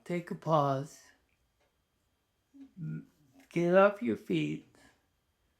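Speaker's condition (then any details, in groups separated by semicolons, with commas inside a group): ALS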